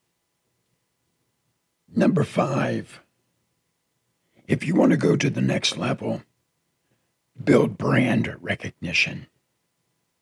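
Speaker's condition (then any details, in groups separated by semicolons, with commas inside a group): Partial laryngectomy after throat cancer; raspy voice left by cancer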